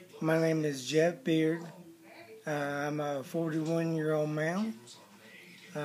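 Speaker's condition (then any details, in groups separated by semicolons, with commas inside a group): ALS; onset right hand and wrist weakness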